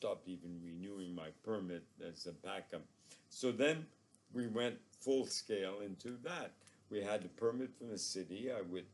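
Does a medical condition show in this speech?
Yes: ALS; progressive, about three years since onset, diagnosed two years ago.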